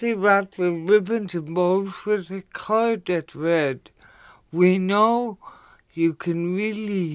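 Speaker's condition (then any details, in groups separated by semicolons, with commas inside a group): Cerebral palsy; limited coordination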